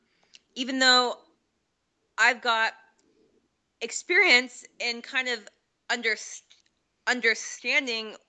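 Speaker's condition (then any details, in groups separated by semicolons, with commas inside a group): Stuttering; familial developmental stuttering, brother, dad, uncle affected, worsened through school, childhood therapy for tongue-out s lisp; still stutters, stuttering therapy after college, 3-week intensive Successful Stuttering Management Program, less avoidance; variable, sometimes fine, sometimes bad, strange sounds while speaking, formerly barely any word out; repeated sounds, blocks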